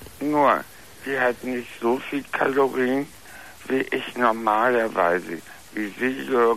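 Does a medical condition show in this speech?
Yes: floor of mouth cancer; found at annual dental exam, major surgery last year, jaw affected, lost taste; about a year after surgery, jaw reconstruction with thigh bone possible, two surgical teams; speaks differently from healthy people, partly hard to understand, mute after surgery, wrote notes, relearned speaking.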